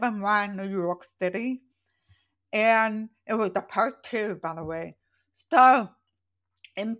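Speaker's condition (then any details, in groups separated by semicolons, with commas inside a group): Profoundly deaf, congenital; born profoundly deaf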